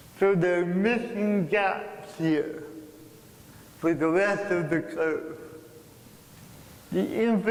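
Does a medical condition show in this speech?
Yes: cerebral palsy.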